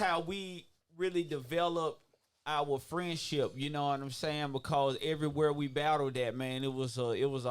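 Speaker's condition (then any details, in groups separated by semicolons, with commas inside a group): No condition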